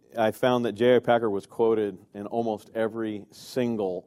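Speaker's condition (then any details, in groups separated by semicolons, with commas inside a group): No condition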